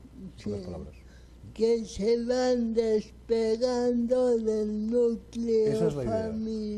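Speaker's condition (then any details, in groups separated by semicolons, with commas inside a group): Cerebral palsy; speaks with difficulty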